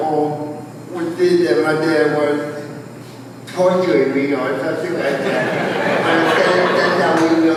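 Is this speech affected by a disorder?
Yes: cerebral palsy, spastic quadriplegia.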